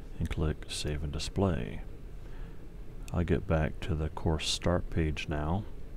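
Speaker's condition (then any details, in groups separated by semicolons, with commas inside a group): No condition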